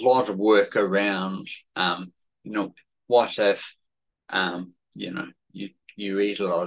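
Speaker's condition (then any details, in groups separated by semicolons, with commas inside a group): Cerebellar atrophy, genetic; worse today than usual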